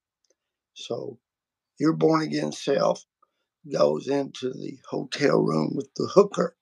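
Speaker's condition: Vocal cord surgery; multiple vocal cord surgeries

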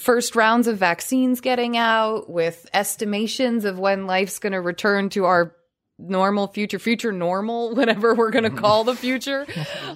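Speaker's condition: No condition

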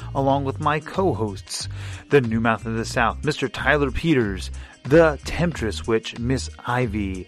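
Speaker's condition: No condition

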